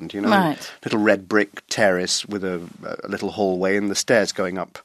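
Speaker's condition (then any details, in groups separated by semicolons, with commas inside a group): No condition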